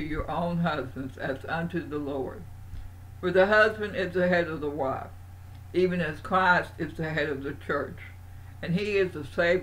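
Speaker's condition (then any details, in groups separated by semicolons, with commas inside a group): Parkinson's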